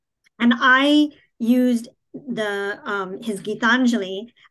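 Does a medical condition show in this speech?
Yes: cleft palate, cleft palate without cleft lip.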